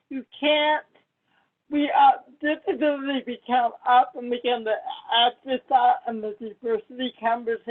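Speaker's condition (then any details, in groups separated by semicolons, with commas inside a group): Cerebral palsy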